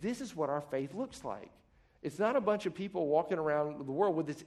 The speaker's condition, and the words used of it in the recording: No condition.